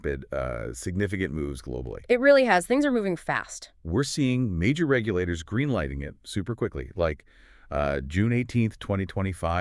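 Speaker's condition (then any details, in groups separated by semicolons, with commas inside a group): No condition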